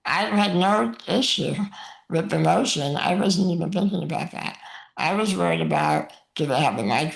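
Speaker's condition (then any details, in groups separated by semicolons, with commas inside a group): Muscular dystrophy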